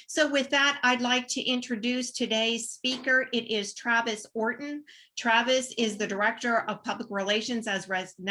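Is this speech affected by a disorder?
No.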